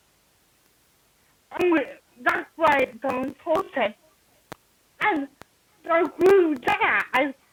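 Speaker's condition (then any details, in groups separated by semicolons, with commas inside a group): Cerebral palsy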